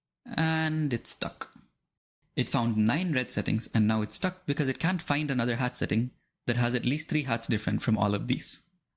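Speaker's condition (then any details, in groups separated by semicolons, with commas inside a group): No condition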